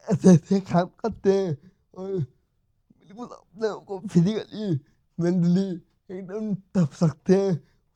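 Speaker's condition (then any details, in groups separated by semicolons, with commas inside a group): Cerebral palsy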